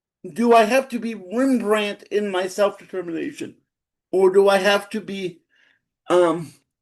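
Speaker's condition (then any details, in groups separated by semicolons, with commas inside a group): Cerebral palsy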